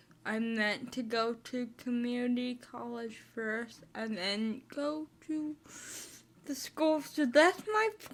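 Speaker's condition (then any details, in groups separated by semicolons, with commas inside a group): Spastic cerebral palsy, mixed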